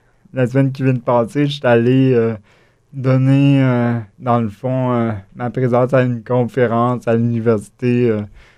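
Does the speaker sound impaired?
Yes: cerebral palsy; acquired, wheelchair user.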